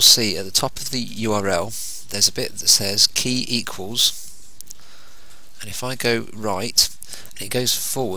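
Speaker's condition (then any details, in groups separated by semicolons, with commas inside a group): No condition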